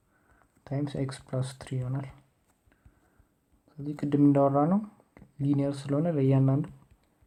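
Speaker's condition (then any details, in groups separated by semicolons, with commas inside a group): No condition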